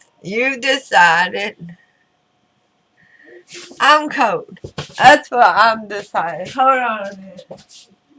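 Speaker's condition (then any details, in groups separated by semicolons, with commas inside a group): Throat cancer radiation damage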